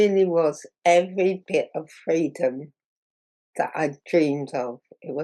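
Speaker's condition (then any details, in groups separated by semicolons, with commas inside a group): Muscular dystrophy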